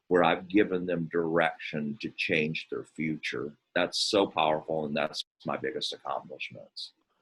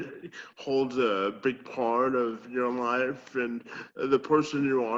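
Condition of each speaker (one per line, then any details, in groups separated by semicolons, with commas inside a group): No condition
Spastic quadriplegia cerebral palsy; spastic quadriplegia, from birth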